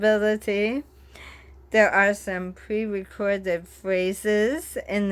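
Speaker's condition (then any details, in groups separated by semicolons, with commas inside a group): Bulbar ALS, bulbar onset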